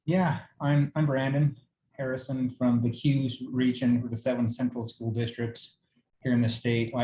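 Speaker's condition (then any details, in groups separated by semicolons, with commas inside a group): No condition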